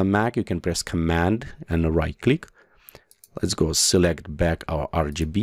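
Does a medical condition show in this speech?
No.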